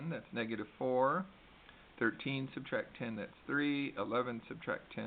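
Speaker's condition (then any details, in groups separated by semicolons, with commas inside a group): No condition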